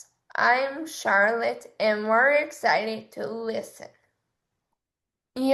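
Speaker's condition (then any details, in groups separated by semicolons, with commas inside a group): Cerebral palsy; hard to talk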